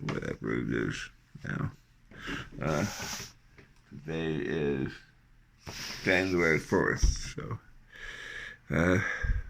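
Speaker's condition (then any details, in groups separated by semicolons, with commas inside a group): Tongue cancer surgery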